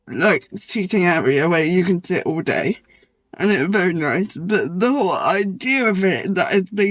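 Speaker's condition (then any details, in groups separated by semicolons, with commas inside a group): Cerebral palsy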